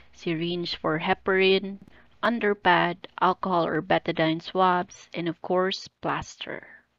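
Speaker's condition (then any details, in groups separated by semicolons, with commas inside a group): No condition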